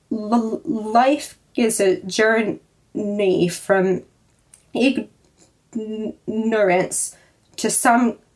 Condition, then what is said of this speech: Stuttering. Although I don't switch words to hide my stammer nearly as much as a lot of people do, just since my stammer is a bit unpredictable.